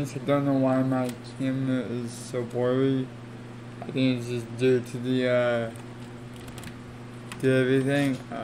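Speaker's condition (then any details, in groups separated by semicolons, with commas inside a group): Cerebral palsy; affects legs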